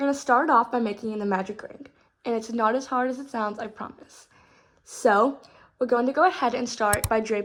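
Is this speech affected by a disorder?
No.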